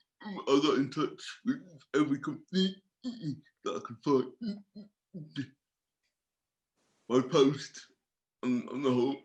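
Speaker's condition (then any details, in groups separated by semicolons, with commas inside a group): Cerebral palsy; from birth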